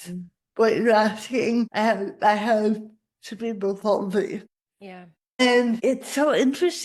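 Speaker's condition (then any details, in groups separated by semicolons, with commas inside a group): Cerebral palsy; spasticity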